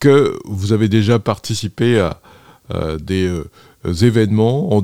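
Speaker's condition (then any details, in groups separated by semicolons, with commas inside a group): No condition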